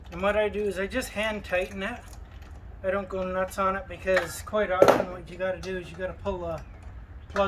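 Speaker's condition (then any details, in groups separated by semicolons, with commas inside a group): No condition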